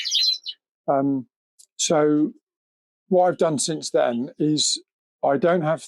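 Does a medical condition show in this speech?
No.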